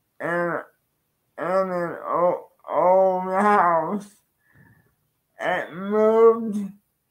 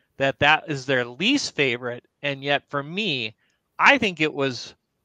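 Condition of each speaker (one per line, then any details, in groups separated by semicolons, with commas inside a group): Cerebral palsy
No condition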